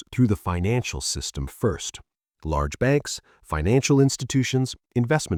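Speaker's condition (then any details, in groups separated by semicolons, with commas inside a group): No condition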